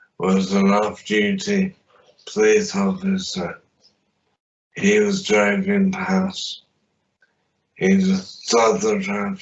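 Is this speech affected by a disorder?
Yes: traumatic brain injury; limb injuries.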